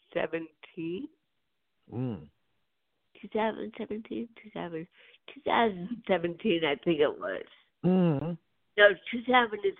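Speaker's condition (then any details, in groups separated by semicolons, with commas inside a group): Cerebral palsy; birth onset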